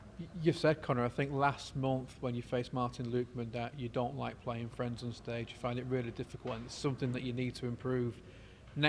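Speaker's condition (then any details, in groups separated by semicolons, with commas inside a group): No condition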